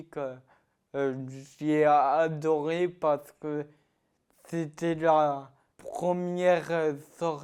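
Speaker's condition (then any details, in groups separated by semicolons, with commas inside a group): Ataxia-telangiectasia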